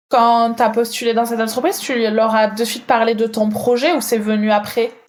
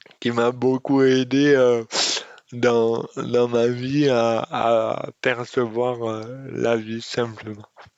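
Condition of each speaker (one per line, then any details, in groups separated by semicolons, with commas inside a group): No condition
Dystonia; from birth, oxygen loss at delivery, affects left forearm; involuntary muscle contractions, pain, no cure; speech disorder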